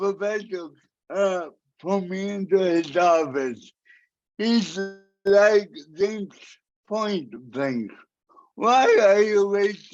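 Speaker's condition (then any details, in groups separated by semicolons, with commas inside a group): Cerebral palsy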